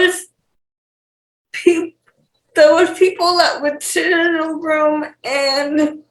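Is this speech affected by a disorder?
Yes: cerebral palsy; wheelchair user; speech issues.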